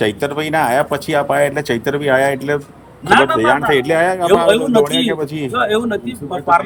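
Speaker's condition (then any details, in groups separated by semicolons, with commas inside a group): No condition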